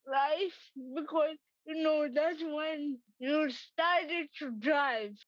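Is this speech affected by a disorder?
Yes: cerebral palsy; present from birth, affects walking and hand use, scribbled instead of writing, types instead; no longer takes medication, treated at age 8, arms opened up lately, slow typing, extra exam time.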